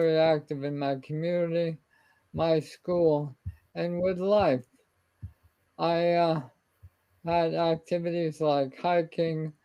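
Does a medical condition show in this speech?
Yes: ALS; limb onset sporadic form; speech and swallowing trouble, weaker voice.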